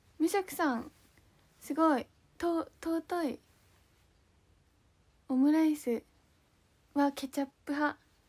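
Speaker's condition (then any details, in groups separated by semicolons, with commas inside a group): No condition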